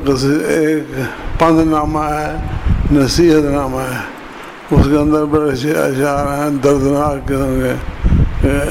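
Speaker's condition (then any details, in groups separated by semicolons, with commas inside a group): Difficulty speaking; keeps remarks brief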